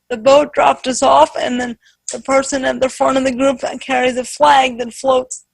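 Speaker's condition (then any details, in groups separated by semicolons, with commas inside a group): Spastic quadriplegic cerebral palsy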